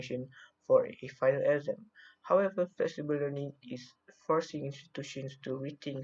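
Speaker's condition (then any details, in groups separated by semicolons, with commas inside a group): No condition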